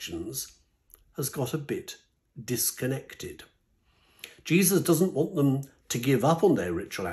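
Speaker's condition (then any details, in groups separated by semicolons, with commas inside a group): No condition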